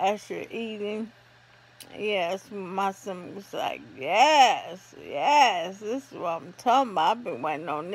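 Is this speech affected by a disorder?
Yes: ALS.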